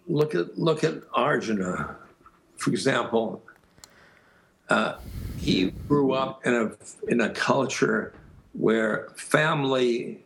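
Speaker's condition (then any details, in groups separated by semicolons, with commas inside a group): Aphasia; speech stops, and things like that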